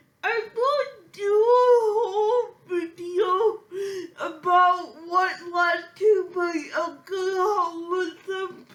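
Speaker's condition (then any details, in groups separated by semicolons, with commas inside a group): Physical speech impairment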